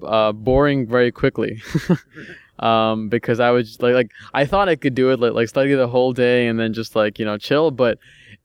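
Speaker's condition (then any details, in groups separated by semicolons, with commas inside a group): No condition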